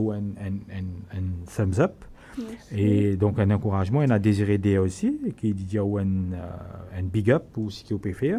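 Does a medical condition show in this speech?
No.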